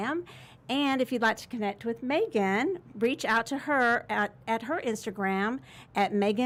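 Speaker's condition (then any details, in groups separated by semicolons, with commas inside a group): No condition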